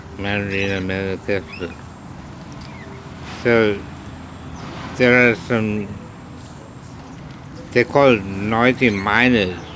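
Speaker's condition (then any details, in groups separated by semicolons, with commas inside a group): Parkinson's disease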